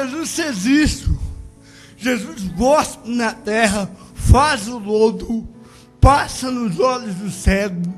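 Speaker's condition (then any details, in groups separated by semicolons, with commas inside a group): Cerebral palsy; no speech as child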